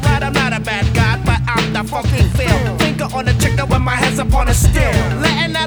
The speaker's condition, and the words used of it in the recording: No condition.